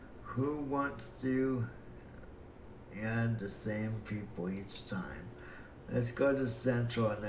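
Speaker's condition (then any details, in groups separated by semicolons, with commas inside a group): Cerebral palsy; breathing fine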